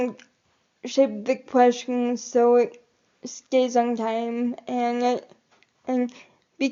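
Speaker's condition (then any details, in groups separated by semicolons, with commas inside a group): Cerebral palsy; able to articulate and speak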